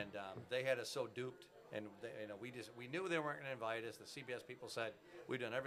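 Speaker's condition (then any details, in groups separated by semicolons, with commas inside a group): No condition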